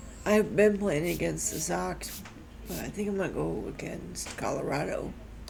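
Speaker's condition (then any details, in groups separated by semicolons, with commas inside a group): Cerebral palsy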